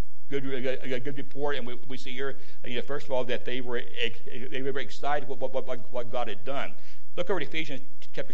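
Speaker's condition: Stuttering; worse when unwell, mistaken for stroke by Life Squad paramedics; repeated sounds, repeated words

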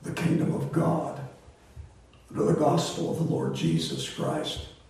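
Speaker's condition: Voice disorder; not contagious

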